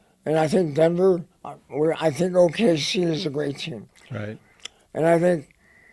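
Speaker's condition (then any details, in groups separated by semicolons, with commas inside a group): Head and neck cancer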